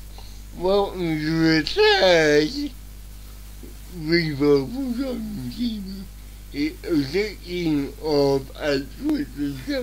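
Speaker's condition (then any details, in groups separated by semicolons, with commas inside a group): Cerebral palsy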